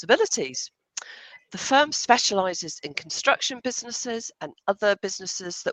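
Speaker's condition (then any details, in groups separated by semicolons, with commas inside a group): No condition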